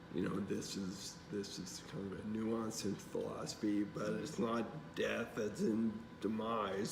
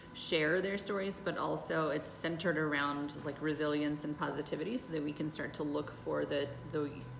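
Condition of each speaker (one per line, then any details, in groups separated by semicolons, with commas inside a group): Traumatic brain injury; caused by failed tumor surgery; 27 years since injury
No condition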